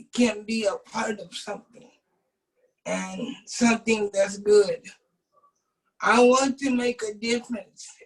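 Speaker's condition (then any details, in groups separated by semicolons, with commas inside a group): Cerebral palsy; present from birth; predicted never to speak, now speaks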